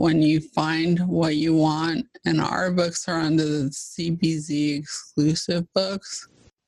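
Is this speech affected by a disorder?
Yes: ALS (Lou Gehrig's disease).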